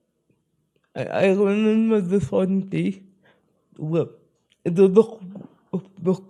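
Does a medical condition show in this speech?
Yes: spastic cerebral palsy.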